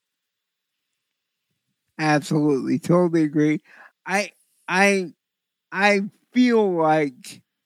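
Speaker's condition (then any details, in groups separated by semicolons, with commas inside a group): Cerebral palsy; trouble focusing with VR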